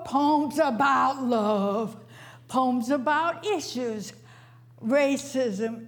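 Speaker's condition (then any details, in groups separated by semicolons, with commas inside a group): Stroke; memory and speech critically affected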